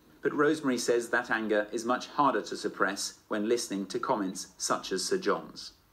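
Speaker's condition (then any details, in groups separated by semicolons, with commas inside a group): No condition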